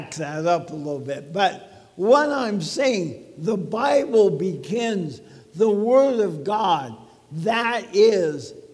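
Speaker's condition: ALS; als diagnosed this past spring, no cure, affects speaking, swallowing, walking; talks funny, speech sounds abnormal

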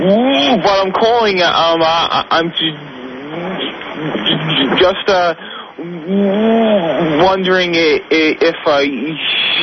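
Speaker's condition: Stuttering; calling in by phone; stuttered speech; repeated sounds, prolonged sounds, blocks

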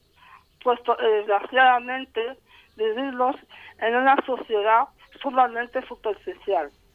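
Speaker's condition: Moebius syndrome; congenital facial paralysis, diagnosed at 25, small tongue, no smile or crying expression, poor balance; difficulty pronouncing labial sounds b, swallowing difficulty with choking risk

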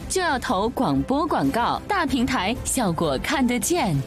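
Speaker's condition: No condition

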